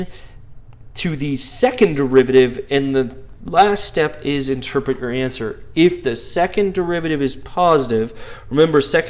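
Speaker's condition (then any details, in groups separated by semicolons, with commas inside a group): No condition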